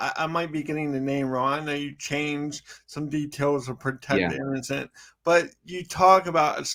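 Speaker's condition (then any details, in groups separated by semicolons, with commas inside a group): Cerebral palsy; from birth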